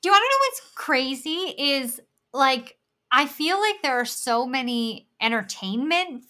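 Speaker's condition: Bilateral cleft lip and palate; congenital

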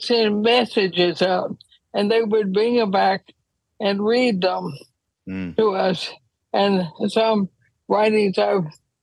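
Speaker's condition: ALS; wheelchair use when traveling

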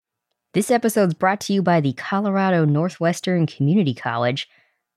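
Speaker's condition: No condition

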